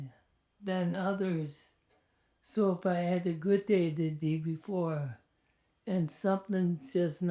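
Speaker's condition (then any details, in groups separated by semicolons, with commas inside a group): ALS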